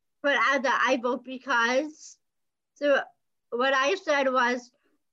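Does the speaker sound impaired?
Yes: Down syndrome.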